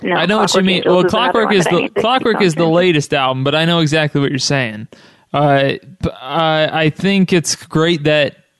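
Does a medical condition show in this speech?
No.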